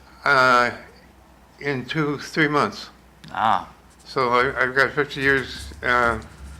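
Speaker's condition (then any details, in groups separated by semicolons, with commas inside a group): Parkinson's; severe, shaking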